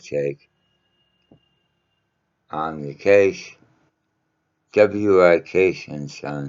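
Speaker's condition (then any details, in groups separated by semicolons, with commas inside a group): Mouth cancer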